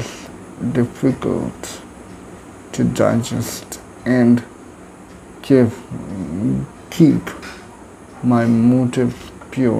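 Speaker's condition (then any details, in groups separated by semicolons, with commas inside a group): Cerebral palsy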